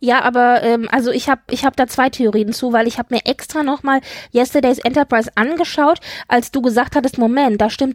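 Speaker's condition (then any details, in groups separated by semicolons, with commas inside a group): No condition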